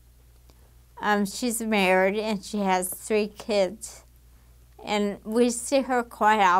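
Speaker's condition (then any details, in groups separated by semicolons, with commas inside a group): Damaged diaphragm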